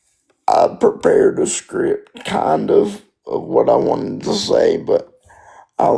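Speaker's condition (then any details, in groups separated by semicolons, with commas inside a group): Spastic quadriplegic cerebral palsy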